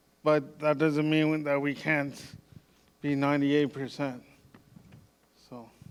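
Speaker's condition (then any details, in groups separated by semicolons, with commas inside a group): Cerebral palsy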